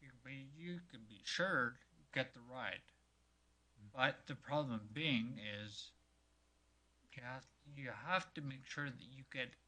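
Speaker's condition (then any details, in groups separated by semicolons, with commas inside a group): Multiple sclerosis; affecting speech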